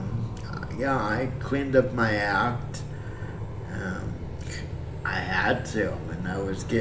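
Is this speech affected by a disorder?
Yes: cerebral palsy; breathing fine.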